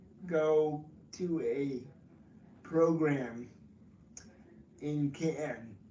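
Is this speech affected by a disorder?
Yes: cerebral palsy; from birth, affects legs; limited hand use, voice-controlled assistive technology.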